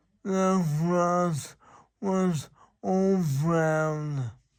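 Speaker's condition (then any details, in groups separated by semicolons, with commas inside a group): Motor neurone disease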